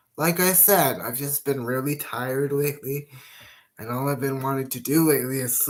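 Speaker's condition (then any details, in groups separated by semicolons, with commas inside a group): Cerebral palsy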